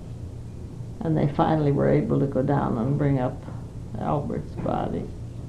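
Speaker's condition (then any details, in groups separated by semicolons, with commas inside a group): Parkinson's; Parkinson's for 5 years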